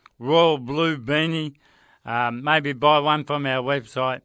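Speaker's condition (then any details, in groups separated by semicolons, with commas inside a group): Motor neurone disease; progressive, terminal, onset in hands, spread up arms and across back; about 2 years since first symptoms, diagnosed after months of tests, no treatment or cure; voice affected, speech noticeably changed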